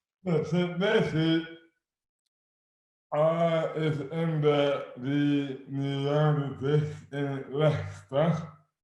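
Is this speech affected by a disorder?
Yes: dystonia; affects hands and speech.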